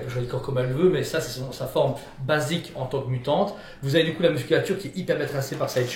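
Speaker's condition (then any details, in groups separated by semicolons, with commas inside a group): No condition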